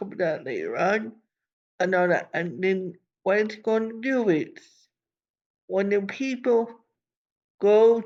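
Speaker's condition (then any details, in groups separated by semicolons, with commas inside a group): Cerebral palsy; from birth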